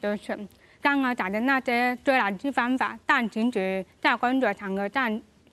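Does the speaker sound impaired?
Yes: hearing impairment; hearing impaired from childhood, hearing aids, mother's training in speech and lip-reading, deaf school one year; recent surgery for cochlear implant; oral speaker, learned speech and lip-reading.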